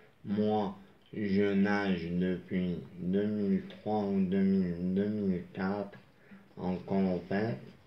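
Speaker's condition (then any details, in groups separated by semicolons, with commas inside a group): Traumatic brain injury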